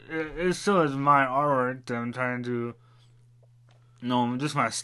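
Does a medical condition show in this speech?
Yes: rapid onset dystonia-parkinsonism; neurological and muscular disorder, onset age 27 within two weeks, then stopped progressing, resembled stroke, diagnosed at Mayo Clinic; affects speech, balance and dexterity, Parkinson-like characteristics.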